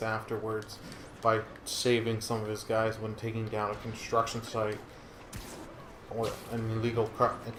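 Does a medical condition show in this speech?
No.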